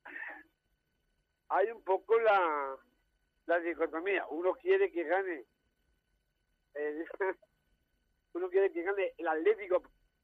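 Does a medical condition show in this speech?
Yes: Down syndrome; genetic, extra chromosome.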